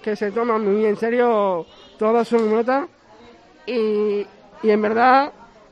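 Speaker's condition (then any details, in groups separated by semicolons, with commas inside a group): Down syndrome; chromosome 21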